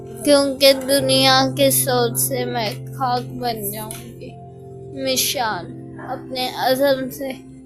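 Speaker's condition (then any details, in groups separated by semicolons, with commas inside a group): Speech difficulty after fall; some difficulty talking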